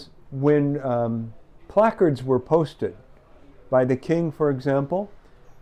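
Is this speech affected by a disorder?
No.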